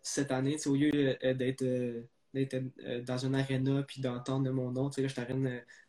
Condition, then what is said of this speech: Stuttering. Mais je dirais euh, ben, que c'est vraiment plus euh, euh, ben, dans les moments ben, que je peux être stressé.